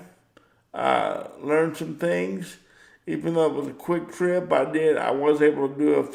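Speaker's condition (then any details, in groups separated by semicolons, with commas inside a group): Cerebral palsy; power wheelchair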